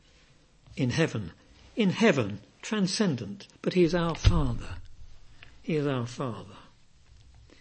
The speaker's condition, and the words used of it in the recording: None; typical speech.